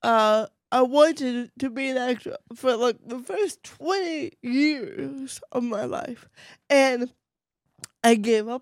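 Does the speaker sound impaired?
Yes: cerebral palsy, mild; voice affected.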